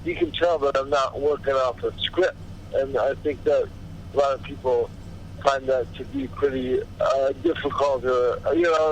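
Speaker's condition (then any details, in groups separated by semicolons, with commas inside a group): Cerebral palsy; body deteriorating with age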